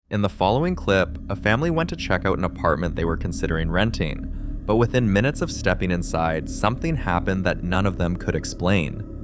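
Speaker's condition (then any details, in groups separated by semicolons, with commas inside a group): No condition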